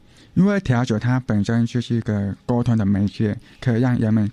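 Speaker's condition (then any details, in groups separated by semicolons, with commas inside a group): Hearing impairment; wears hearing aids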